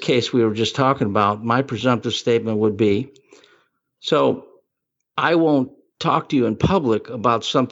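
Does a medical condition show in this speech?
No.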